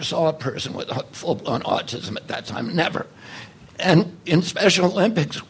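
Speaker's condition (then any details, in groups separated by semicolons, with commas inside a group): Spasmodic dysphonia; sudden onset age 42, titanium bridge between vocal cords in Japan, Dr. Andrew Blitzer recommended; voice rough and shaky, mistaken for crying, tight cords blocked air, formerly failed completely, worse before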